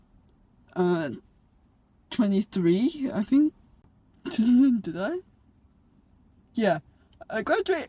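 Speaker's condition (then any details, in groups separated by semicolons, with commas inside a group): Cerebral palsy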